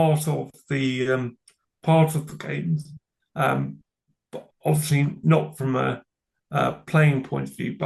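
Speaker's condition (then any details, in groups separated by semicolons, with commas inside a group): Cerebral palsy; from birth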